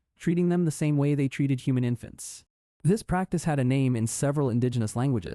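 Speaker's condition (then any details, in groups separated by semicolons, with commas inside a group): No condition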